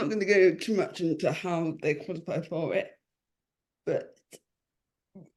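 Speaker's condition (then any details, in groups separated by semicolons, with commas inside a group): Cerebral palsy and dystonia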